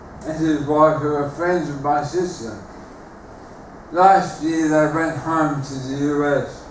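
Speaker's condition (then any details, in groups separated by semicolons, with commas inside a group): Motor neuron disease; terminal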